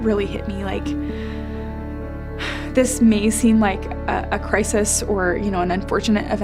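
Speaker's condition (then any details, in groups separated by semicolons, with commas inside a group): No condition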